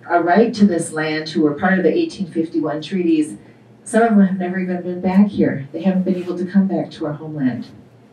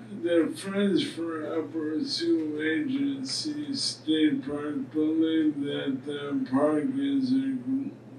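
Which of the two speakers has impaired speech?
The second: ALS; speech difficulty.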